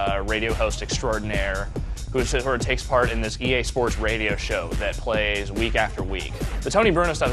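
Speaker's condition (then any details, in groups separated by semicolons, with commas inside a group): No condition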